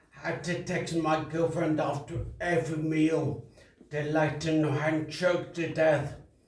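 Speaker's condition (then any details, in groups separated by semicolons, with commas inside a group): Traumatic brain injury; tracheostomy early recovery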